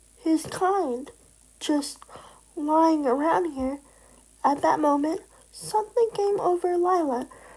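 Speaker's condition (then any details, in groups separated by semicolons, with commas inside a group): Cerebral palsy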